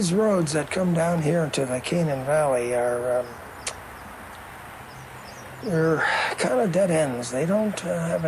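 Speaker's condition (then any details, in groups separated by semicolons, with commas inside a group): No condition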